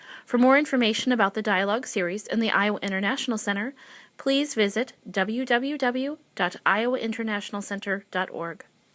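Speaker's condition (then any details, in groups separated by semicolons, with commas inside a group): No condition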